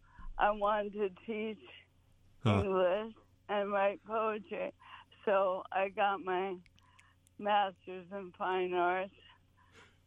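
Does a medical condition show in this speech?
Yes: ALS; terminal, symptoms from early 2023, diagnosed after at least six months, walking distance steadily declining; vibrating neurons in head, no longer writing poems or revising; great difficulty speaking, speech garbled, still talking and swallowing food.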